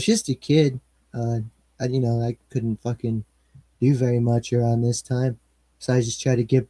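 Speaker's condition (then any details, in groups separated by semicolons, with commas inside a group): No condition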